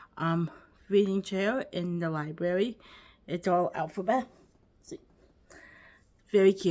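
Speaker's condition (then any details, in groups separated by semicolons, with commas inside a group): Cerebral palsy, quadriplegic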